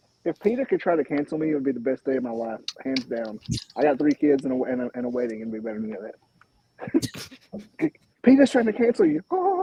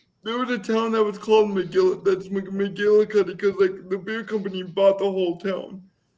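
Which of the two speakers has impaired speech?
The second: cerebral palsy; uses wheelchair; voice affected by condition.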